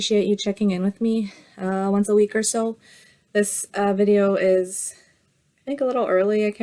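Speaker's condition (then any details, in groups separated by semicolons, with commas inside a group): No condition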